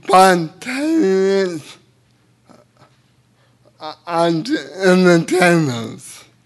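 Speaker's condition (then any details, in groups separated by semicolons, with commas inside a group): Cerebral palsy; a little difficult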